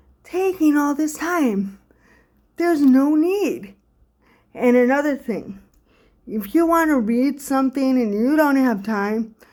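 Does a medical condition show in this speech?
Yes: cerebral palsy.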